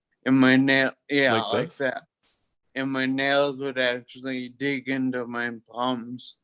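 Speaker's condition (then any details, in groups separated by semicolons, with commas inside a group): Toxic leukoencephalopathy, locked-in syndrome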